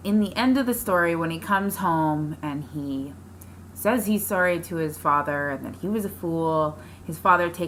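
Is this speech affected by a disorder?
No.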